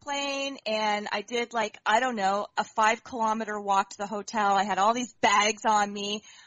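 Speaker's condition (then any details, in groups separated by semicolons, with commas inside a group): No condition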